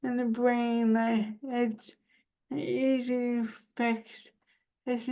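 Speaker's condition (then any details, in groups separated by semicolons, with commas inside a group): Cerebral palsy; spasticity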